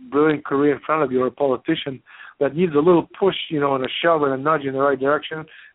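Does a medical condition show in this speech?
No.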